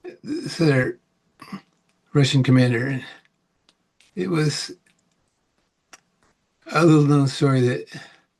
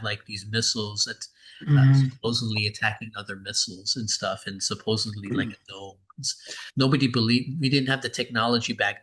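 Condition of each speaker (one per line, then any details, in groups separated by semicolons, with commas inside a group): Parkinson's; about 18 years since onset
No condition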